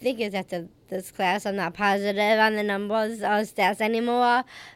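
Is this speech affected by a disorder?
Yes: Down syndrome; age 31.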